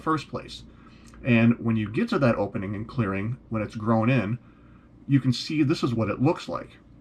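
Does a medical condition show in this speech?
No.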